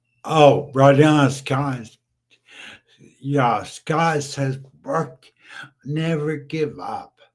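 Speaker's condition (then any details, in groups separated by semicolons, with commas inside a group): Brain injury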